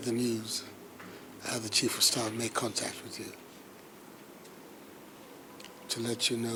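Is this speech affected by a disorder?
No.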